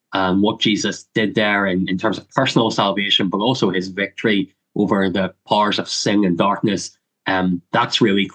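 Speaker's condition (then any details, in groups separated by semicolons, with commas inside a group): Cleft lip and palate; congenital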